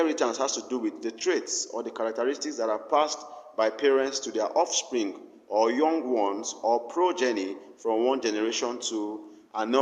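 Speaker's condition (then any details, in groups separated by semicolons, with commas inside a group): No condition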